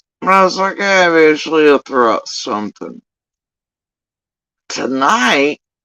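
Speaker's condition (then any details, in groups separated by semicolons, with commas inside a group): Facial paralysis after surgery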